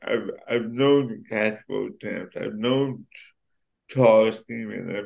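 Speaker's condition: Cerebral palsy; affects speech

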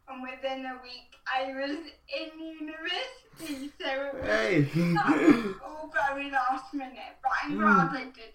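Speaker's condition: Cerebral palsy

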